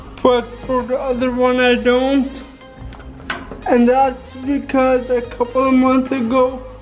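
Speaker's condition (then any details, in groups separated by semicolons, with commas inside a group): Cerebral palsy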